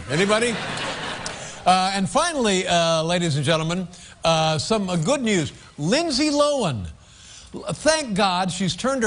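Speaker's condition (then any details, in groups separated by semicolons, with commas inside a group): No condition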